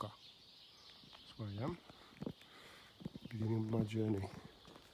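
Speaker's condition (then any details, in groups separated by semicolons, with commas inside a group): No condition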